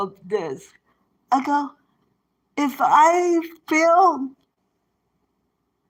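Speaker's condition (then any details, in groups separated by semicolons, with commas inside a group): Cerebral palsy; present from birth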